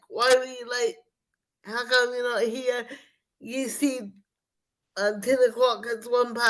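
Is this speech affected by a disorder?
Yes: spastic cerebral palsy.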